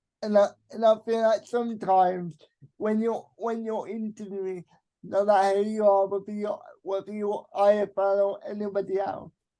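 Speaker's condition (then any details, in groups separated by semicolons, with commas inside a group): Cerebral palsy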